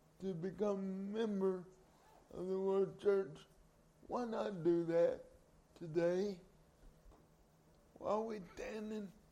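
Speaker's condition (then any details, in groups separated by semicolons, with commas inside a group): Cerebral palsy; from birth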